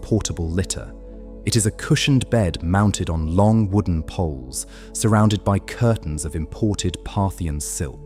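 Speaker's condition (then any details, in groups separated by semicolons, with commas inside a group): No condition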